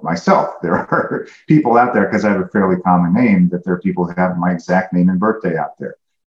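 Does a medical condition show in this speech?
No.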